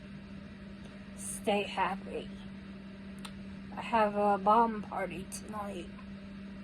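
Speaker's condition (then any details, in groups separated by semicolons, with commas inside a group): Cerebral palsy; needs crutches to walk, no teeth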